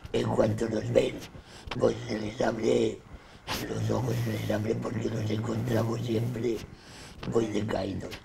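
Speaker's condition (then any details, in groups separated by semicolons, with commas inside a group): Laryngectomy; laryngectomy for laryngeal cancer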